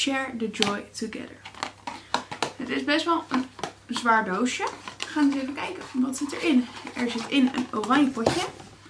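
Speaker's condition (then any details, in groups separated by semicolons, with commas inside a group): No condition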